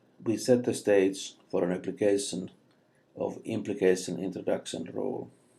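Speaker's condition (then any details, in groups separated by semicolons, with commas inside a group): No condition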